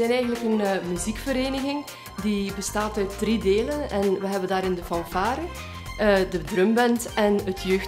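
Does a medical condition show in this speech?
No.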